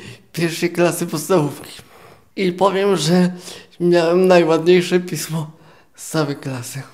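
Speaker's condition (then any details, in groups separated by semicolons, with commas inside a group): Cerebral palsy, quadriplegic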